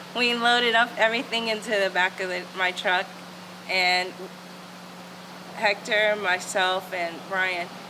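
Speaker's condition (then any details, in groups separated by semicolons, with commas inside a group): No condition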